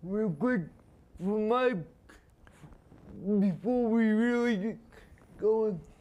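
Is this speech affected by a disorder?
Yes: spastic quadriplegia.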